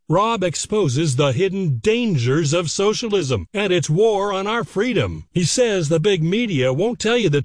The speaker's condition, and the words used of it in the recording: None; typical speech.